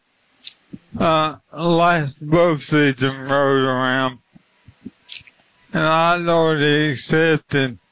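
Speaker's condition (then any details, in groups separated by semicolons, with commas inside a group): ALS; limb-onset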